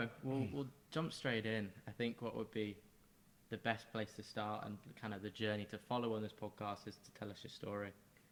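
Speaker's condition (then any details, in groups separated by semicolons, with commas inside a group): No condition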